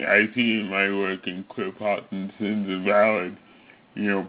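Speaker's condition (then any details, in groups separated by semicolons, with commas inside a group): Cerebral palsy; visible to casting agents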